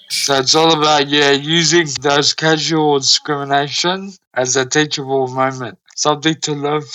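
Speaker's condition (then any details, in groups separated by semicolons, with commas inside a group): Cerebral palsy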